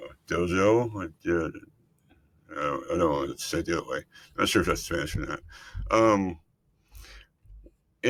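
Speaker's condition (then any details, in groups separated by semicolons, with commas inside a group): Multiple system atrophy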